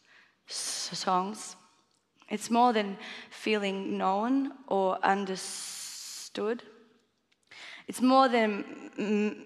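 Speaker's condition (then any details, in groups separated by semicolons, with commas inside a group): Stutter; lifelong stutter, persisting into adulthood; age 28, dread of public speaking, masks stutter with smooth character voice in interviews; no stutter when singing, jaw and tongue muscles tense when speaking, effortful speech, confident; repeated sounds, prolonged sounds, blocks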